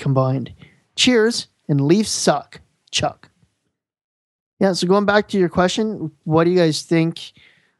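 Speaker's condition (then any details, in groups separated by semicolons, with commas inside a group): No condition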